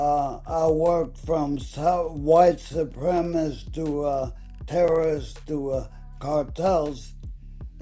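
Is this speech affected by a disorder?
Yes: ALS.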